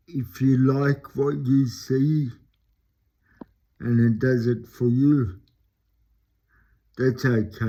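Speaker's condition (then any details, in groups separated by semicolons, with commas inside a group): Cerebral palsy; talks slowly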